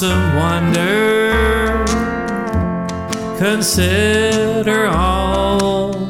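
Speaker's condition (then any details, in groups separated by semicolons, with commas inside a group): No condition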